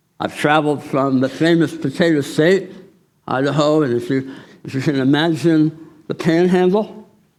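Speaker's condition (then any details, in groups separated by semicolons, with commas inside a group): Tongue cancer surgery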